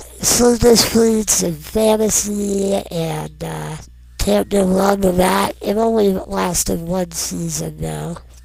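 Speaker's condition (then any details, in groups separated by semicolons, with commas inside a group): Non-progressive muscular dystrophy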